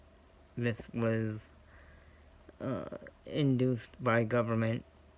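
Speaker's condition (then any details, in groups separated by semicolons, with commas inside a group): Cerebral palsy; scoliosis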